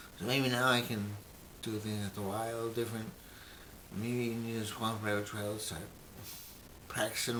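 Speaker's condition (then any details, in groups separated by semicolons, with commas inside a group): Brain injury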